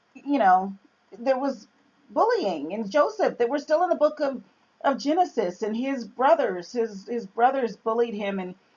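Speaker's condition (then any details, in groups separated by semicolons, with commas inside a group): No condition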